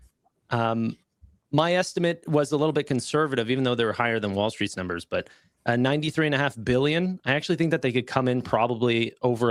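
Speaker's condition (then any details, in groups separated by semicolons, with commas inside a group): No condition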